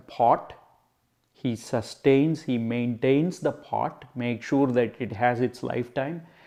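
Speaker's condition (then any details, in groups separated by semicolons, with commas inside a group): No condition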